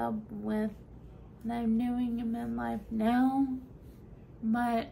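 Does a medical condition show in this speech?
Yes: Friedreich's ataxia.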